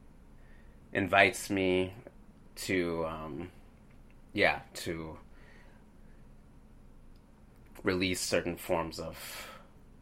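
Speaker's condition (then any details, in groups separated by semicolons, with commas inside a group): Stutter; stutter since onset around age 4 or 5; stutters when starting to respond in group conversation, does not always get to say intended words; repeated words, prolonged sounds, blocks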